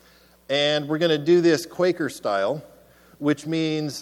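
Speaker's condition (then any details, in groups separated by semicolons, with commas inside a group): No condition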